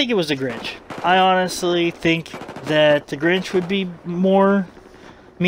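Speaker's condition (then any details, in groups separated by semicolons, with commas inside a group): No condition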